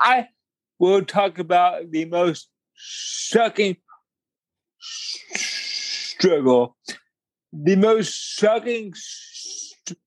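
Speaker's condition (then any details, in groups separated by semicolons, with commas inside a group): Cerebral palsy; cerebral palsy since childhood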